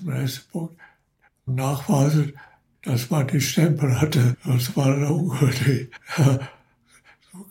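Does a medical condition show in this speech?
Yes: Parkinson's disease; progressive Parkinson's disease, arm tremor, finger cramping, arm dislocated in car accident with ongoing pain; could not speak properly during earlier sudden spinning vertigo episode, caller noticed voice, ambulance called.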